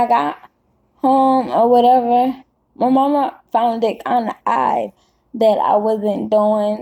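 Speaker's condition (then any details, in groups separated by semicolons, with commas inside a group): Cerebral palsy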